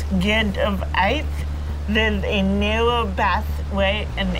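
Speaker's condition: Cerebral palsy; diagnosed before age 2, mainly lower limbs, balance, coordination, motor dexterity, speed affected, muscles don't relax; age 45, up and down since early thirties, worsening with age, relies on walker for five years

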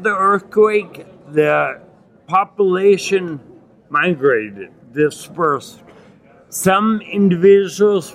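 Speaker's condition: Acquired ataxia with dysarthria, acquired; Lance-Adams syndrome; brain damage after Legionnaires' pneumonia from contaminated jacuzzi

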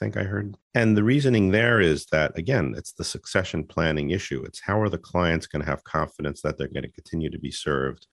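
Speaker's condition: No condition

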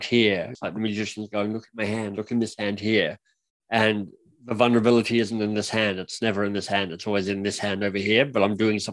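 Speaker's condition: Cleft lip and palate; surgery as a child

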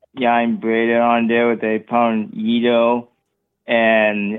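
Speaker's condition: Cerebral palsy; premature birth in Stockton at 1 pound 4 ounces, full brain bleed, blind in left eye, childhood arm surgeries with scars; predicted at birth never to walk or talk, now does public speaking, comfortable telling story

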